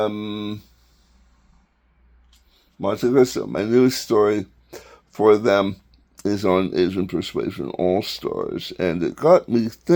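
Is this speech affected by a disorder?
Yes: tongue cancer surgery; glossectomy, tongue cancer, graft reconstruction, surgery only, no radiation; voice affected since surgery, tongue movement and swallowing painful, breathing unobstructed.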